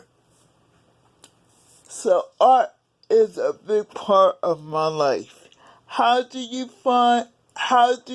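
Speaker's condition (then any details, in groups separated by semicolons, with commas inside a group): Cerebral palsy; several unnoticed strokes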